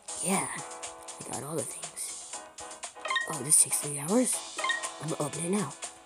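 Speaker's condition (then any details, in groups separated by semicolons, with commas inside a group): No condition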